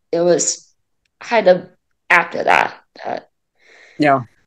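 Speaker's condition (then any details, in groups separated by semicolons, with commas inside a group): Mild cerebral palsy; mild cerebral palsy, throat speech surgery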